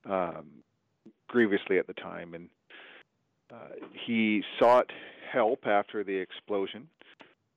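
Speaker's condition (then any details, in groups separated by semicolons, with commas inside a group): No condition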